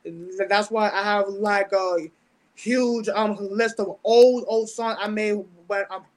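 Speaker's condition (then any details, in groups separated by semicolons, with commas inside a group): Stuttering; mild speech impediment with stutter since about age ten; certain words don't come out; repeated words, prolonged sounds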